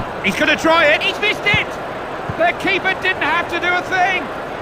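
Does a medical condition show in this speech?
No.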